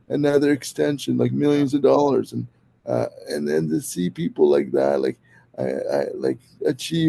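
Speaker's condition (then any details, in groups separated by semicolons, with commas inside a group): Cerebral palsy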